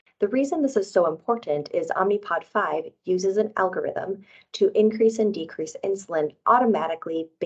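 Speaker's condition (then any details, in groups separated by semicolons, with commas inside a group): No condition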